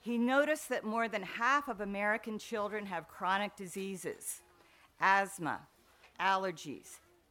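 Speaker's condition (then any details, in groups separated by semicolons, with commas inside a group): No condition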